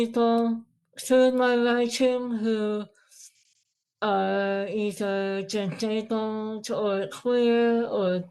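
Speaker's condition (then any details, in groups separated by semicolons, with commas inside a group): Moebius syndrome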